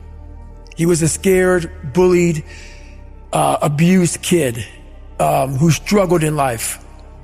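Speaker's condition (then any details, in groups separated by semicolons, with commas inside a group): No condition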